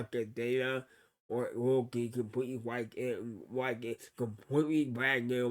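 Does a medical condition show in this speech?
Yes: cerebral palsy.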